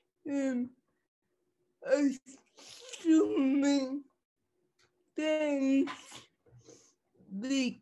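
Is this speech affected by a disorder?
Yes: cerebral palsy; uses songs to get point across.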